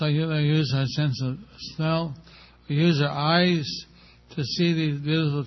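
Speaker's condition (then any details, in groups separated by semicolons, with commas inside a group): Stroke with facial paralysis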